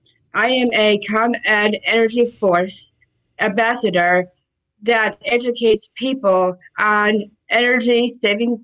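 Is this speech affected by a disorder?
Yes: Down syndrome; congenital, early intervention programs and therapies in early childhood; 29 years old.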